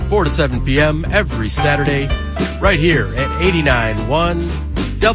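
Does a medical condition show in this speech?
No.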